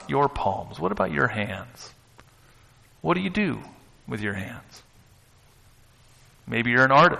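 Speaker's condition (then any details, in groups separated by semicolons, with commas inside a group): No condition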